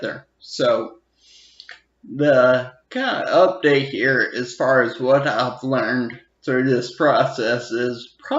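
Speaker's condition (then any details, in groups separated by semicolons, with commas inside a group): Non-traumatic brain injury (abscess)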